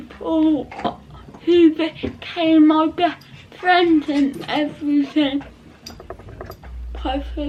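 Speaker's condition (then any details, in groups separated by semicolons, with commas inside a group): Cerebral palsy; not quadriplegic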